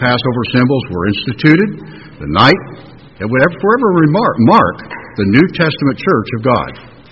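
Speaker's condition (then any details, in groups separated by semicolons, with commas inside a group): No condition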